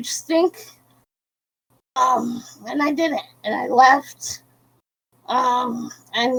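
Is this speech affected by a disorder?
Yes: cerebral palsy.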